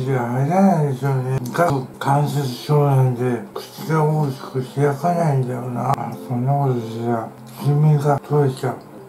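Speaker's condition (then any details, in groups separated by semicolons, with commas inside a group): Tongue cancer, partial glossectomy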